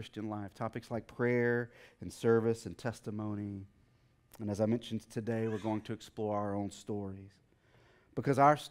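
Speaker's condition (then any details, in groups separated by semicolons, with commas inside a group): No condition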